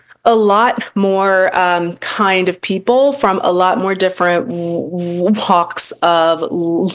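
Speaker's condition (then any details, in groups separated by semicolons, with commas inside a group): Stuttering; long-standing fear of talking, past avoidance of carrying conversations, stuttering held back career; prolonged sounds, blocks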